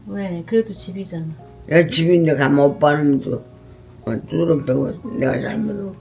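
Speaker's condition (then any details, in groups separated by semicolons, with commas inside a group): Parkinson's disease; also dementia, over eighty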